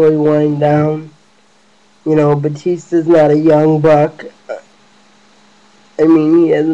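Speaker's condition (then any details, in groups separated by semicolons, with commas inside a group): Cerebral palsy; lifelong, wheelchair user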